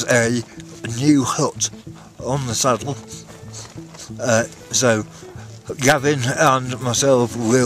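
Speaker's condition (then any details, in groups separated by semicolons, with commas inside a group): Cerebral palsy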